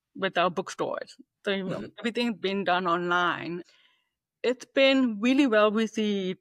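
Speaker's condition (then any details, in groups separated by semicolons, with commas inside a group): Deafness, 98% hearing loss; deaf since childhood, no cochlear implant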